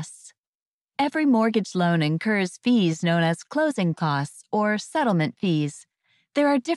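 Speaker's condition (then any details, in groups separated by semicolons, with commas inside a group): No condition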